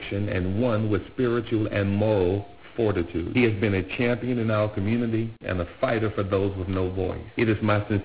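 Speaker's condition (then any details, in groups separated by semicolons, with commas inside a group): No condition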